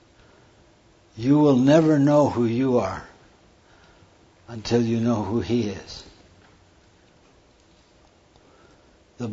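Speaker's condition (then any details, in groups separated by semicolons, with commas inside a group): Parkinson's; tremor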